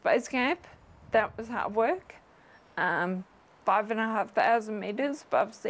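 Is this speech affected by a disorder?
Yes: Friedreich's ataxia; progressive nervous system breakdown, cardiomyopathy, minor stroke; wheelchair, about 20 years since onset, began with balance loss; expects loss of speech and self-feeding.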